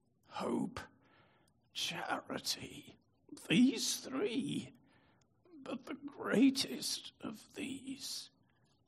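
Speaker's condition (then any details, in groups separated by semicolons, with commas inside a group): Spasmodic dystonia; affected voice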